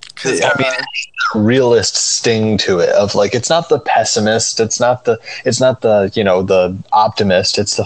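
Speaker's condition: No condition

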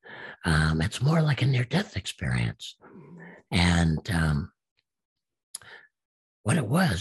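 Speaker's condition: Absent vocal cords; sounds made first then shaped by mouth

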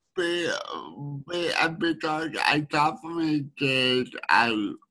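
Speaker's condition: Speech needing a translator; speech hard for others to understand, needs speech translator

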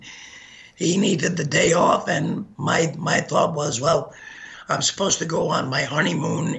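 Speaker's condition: Gunshot injury to voice box; shot 15 times

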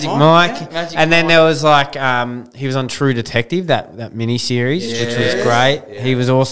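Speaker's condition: No condition

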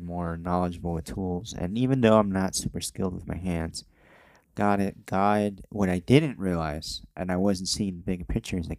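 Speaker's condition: Cleft lip and palate

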